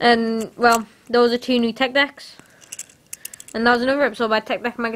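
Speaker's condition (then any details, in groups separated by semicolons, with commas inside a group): No condition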